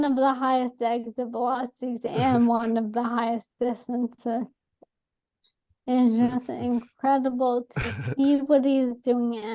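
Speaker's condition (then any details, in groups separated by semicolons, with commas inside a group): ALS; atypical case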